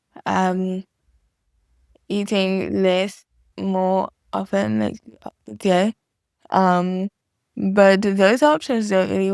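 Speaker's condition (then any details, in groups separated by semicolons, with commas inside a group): Cerebral palsy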